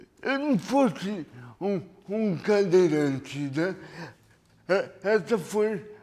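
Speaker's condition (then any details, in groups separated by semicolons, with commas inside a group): Cerebral palsy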